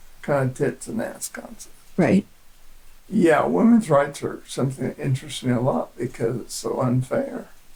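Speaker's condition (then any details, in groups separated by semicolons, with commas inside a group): Parkinson's disease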